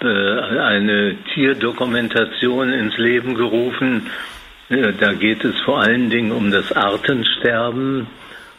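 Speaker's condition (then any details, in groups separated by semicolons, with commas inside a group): Parkinson's disease; years of hand tremor holding a glass, dismissed as stage fright, diagnosed by neurologist after examination; aged 80, Professor Volkmann of Würzburg University involved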